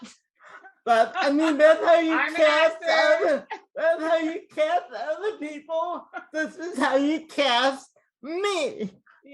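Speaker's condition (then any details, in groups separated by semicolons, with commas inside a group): Cerebral palsy; mild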